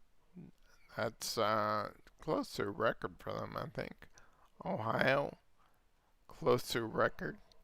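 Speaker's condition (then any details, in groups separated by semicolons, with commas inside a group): Multiple sclerosis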